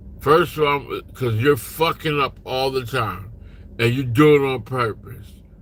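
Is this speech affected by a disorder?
Yes: slurred speech.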